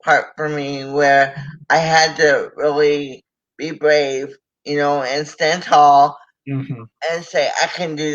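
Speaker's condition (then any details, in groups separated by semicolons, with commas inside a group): Cerebral palsy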